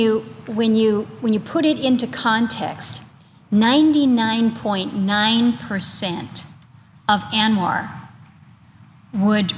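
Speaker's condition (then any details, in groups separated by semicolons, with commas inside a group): No condition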